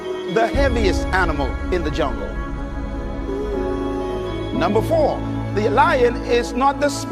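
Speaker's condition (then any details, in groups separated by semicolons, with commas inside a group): No condition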